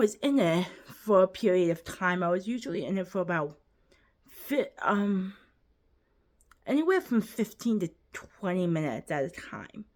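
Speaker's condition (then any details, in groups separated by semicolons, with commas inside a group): Cerebral palsy, quadriplegic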